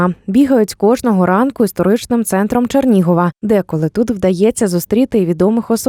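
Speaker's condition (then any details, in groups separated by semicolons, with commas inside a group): No condition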